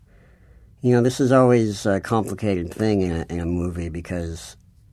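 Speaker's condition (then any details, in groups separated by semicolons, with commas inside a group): Cleft palate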